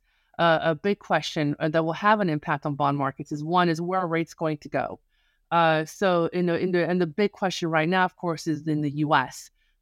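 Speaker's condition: No condition

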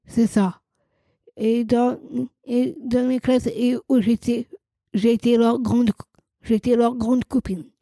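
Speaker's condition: Down syndrome, trisomy 21

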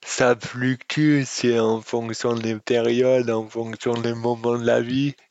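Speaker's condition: Dystonia; congenital

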